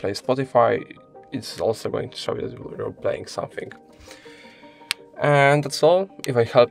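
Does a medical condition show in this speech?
No.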